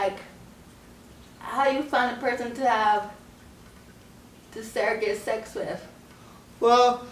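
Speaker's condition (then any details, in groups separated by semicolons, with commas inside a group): Cerebral palsy; scoliosis, spine and leg surgery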